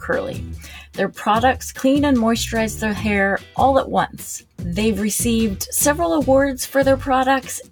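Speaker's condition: No condition

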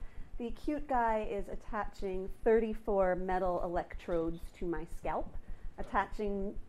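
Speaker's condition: No condition

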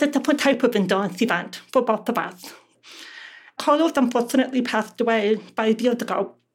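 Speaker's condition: Deafness; relies on lip reading

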